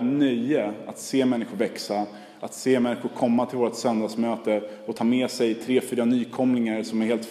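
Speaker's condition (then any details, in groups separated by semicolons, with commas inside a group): No condition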